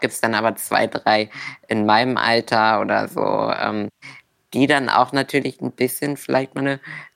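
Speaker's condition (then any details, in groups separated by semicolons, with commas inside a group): Duchenne muscular dystrophy; known since primary school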